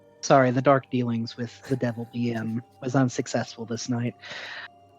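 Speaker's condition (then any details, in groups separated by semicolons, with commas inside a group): No condition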